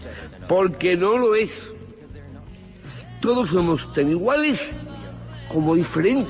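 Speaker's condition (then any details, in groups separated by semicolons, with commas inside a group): Down syndrome; congenital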